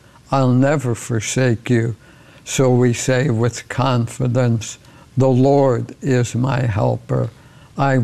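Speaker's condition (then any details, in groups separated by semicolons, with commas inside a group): ALS; progressive ALS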